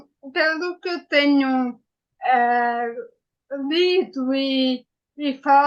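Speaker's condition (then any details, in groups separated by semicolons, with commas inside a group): Ataxia after brain injury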